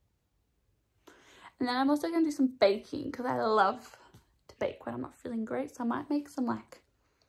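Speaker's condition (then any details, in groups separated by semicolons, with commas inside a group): No condition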